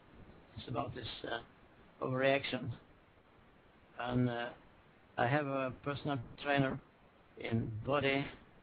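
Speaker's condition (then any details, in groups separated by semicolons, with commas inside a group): Parkinson's disease; Lars-Erik Unestål mental training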